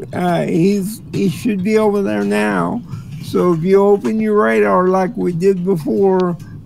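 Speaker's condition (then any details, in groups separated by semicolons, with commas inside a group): Cerebral palsy; speech sounds drunk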